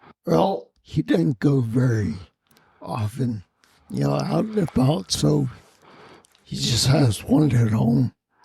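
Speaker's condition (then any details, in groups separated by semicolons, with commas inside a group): Spinocerebellar ataxia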